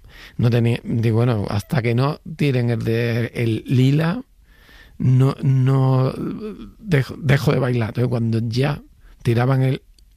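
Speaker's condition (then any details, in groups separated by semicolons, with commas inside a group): Stuttering; stuttering since childhood; mild stuttering; a little stuttering; repeated sounds, repeated words, prolonged sounds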